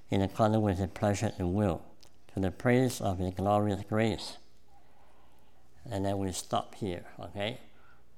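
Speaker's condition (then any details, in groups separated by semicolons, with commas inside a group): Cleft palate; congenital cleft palate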